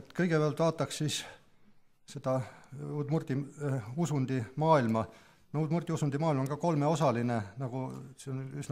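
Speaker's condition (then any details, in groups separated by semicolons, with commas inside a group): No condition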